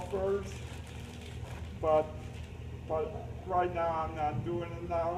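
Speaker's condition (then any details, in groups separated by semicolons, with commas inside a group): Cerebral palsy; uses a lift for transfers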